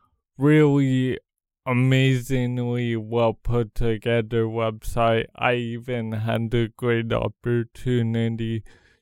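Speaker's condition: Cerebral palsy; congenital

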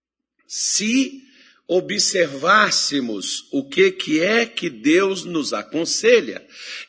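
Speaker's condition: No condition

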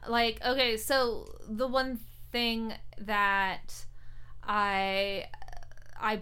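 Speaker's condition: Stuttering; described as a non-apparent disability, childhood link to Wells at Children's Hospital of Oakland; stutters openly, performs stand-up as a stuttering comic; once minimized talking, did not assert voice, changed after National Stuttering Association conference; prolonged sounds, blocks

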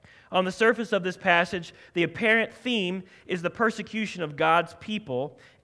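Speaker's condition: No condition

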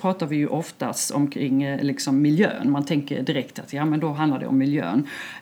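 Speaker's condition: No condition

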